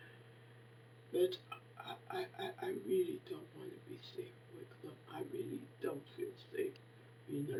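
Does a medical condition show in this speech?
Yes: facial palsy; can barely hear own speech.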